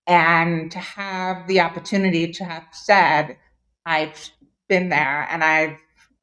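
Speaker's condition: Deafness; two cochlear implants after Esteem battery died at 10 years, permanently deaf without them

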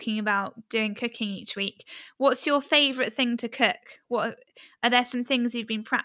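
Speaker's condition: No condition

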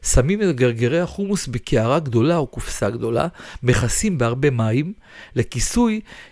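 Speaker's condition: No condition

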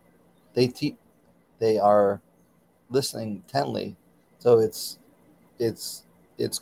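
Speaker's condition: Aphasia after stroke; speaks not normally but close, hard to communicate

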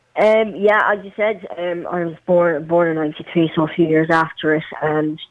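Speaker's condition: Cleft palate; congenital

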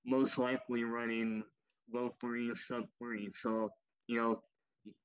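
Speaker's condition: Cleft lip and palate, popliteal pterygium syndrome

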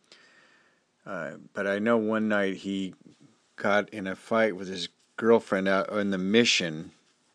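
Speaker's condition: No condition

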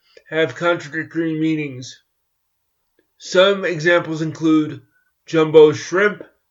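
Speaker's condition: Cerebral palsy; walks with crutches

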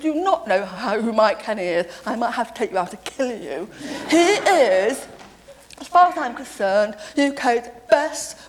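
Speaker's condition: Deafness; deaf since age seven

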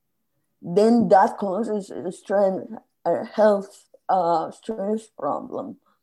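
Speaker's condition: Spasmodic dysphonia; gradual onset over 2-3 weeks

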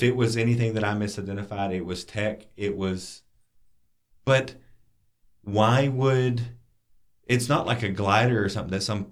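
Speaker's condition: No condition

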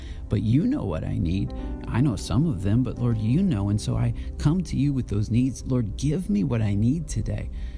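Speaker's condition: No condition

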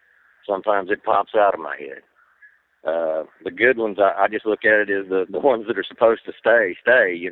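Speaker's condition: No condition

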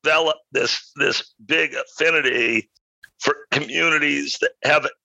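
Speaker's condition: Spasmodic dysphonia; no known cause or cure

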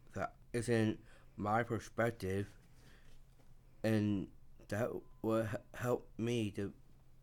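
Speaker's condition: Down syndrome; extra chromosome

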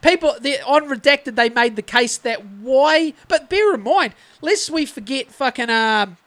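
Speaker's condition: No condition

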